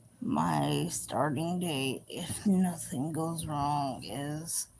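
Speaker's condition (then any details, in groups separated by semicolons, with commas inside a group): Cerebral palsy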